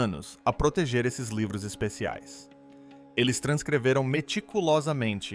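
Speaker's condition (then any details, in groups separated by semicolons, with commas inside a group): No condition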